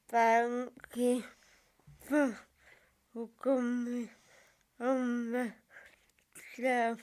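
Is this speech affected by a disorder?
Yes: cerebral palsy; from birth.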